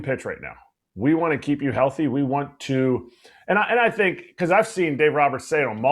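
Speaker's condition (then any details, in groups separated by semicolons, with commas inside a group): No condition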